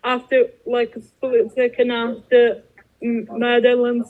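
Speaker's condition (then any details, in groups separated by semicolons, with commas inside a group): Cerebral palsy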